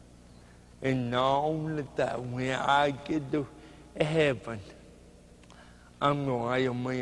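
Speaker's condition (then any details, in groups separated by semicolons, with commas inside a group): Cerebral palsy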